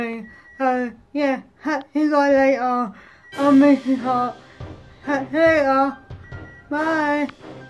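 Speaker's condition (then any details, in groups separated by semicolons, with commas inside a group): Cerebral palsy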